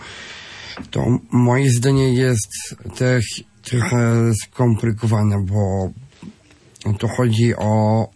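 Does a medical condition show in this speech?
Yes: Down syndrome; genetic, trisomy 21, extra chromosome 21, from birth; adult, 27 years old.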